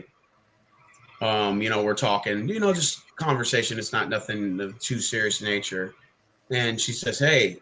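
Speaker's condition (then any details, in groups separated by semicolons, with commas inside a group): No condition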